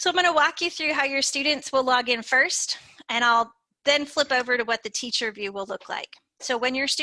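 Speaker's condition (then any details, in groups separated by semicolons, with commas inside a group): No condition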